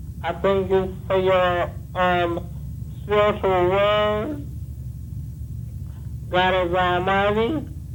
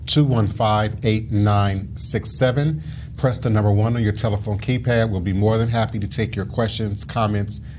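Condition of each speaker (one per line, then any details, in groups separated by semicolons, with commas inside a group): Cerebral palsy
No condition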